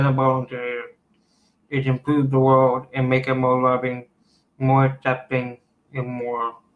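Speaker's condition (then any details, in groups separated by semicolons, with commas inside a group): Cerebral palsy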